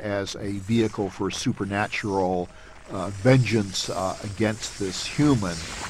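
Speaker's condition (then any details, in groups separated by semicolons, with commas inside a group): No condition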